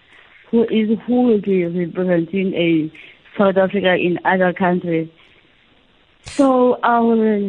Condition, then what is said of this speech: Cerebral palsy. A nerve-wracking thing for anyone to engage with, let alone someone who does struggle with speech.